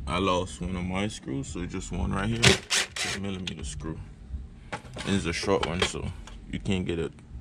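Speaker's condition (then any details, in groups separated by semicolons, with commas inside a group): No condition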